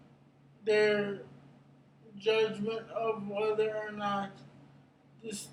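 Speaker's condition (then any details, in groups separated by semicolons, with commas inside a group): Cerebral palsy; brain injury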